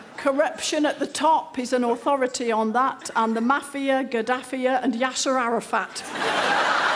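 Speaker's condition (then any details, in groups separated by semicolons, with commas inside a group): No condition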